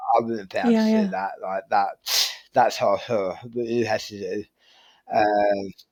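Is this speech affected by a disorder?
Yes: tongue cancer surgery.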